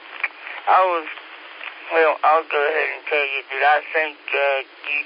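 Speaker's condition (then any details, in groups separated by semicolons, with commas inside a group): Speech impediment; apologizes for speech impediment while speaking on radio net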